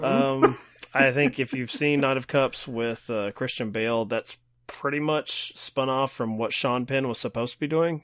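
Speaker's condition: No condition

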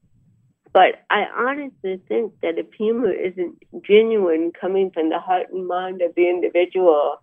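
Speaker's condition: Cerebral palsy; about 63 years old

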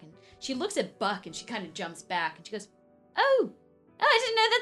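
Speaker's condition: No condition

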